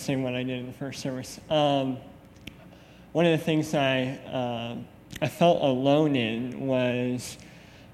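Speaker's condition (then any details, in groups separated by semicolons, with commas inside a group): Cleft lip; congenital, over 20 corrective surgeries, 12 years of braces; attended speech therapy during school, leaving school for a few hours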